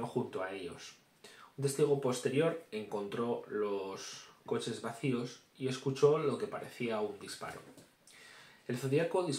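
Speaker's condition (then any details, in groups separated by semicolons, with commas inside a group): No condition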